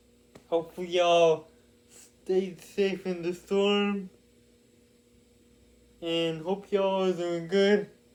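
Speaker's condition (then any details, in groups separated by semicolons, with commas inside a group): Cerebral palsy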